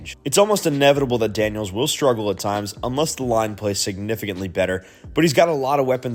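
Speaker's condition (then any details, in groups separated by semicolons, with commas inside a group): No condition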